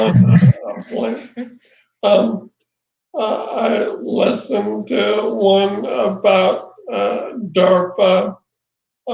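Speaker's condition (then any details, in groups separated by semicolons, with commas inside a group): ALS; voice changed early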